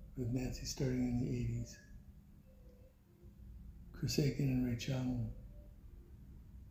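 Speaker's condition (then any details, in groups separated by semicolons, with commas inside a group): Parkinson's; voice weakened by Parkinson's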